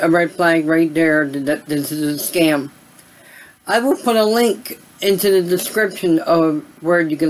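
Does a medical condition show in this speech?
Yes: cerebral palsy; voice sound affected.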